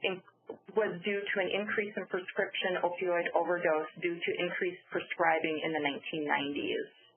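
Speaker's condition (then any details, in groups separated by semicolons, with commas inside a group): No condition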